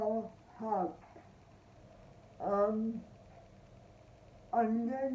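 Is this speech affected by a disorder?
Yes: cerebral palsy; spastic.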